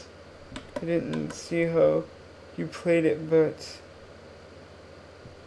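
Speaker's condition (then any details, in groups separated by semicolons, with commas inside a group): Cerebral palsy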